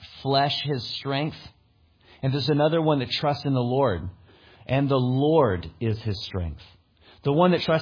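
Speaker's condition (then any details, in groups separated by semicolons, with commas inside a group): No condition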